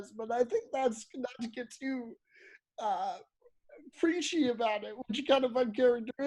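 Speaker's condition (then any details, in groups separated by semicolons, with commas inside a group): Cerebral palsy; audibly affected speech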